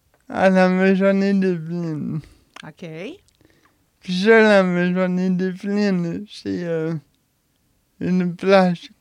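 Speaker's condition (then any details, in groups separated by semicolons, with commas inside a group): Cerebral palsy; since birth, unable to walk, personal helper comes, respite house since age 8 or 9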